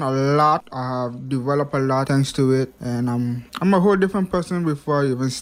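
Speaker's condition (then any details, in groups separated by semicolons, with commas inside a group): Hearing impairment; past speech impediment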